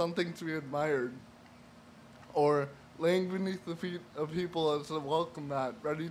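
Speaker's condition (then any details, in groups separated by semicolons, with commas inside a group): Cerebral palsy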